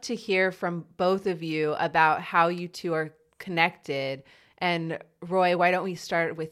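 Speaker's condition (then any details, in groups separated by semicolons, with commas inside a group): No condition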